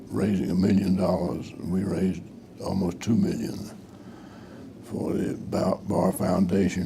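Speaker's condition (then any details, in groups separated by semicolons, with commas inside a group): Parkinson's disease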